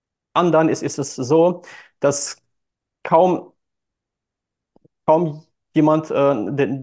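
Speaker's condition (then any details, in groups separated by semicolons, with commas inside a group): Stuttering; since childhood, hard in childhood, youth, school and nearly all speaking situations; compensates by outsourcing phone calls, social media and texting, speaks on stage; speech hangs at times, part-word repetitions; repeated words, blocks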